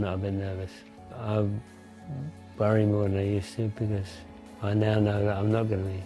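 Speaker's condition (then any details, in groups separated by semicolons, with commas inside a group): Parkinson's disease; weak voice, unclear diction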